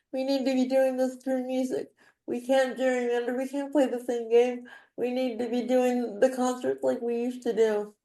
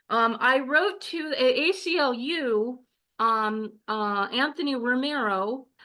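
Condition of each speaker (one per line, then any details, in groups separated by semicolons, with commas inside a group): Cerebral palsy; wheelchair user
No condition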